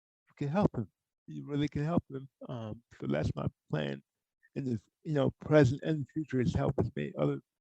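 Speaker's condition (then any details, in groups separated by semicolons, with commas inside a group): Cerebral palsy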